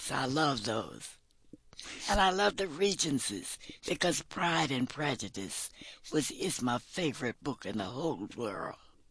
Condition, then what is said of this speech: Vocal cord paralysis. And I have to put my finger up there to close it up to talk.